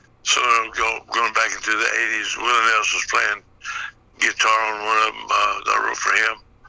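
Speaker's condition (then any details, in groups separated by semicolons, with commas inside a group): Parkinson's; brain surgery; diagnosed about a year ago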